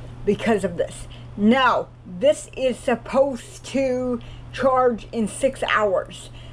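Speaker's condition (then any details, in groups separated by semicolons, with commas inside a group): Cerebral palsy; cannot walk, crawls to get around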